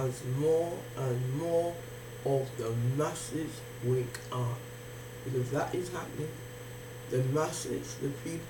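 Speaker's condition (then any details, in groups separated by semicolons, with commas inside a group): Facial palsy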